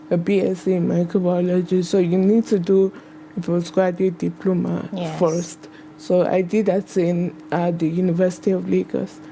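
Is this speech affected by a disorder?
Yes: cerebral palsy.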